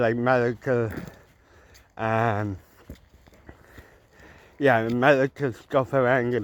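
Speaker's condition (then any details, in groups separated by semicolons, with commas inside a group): Cerebral palsy; mild, ataxic type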